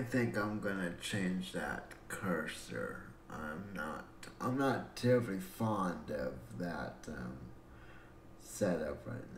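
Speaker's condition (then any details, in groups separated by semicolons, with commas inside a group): Cerebral palsy; breathing fine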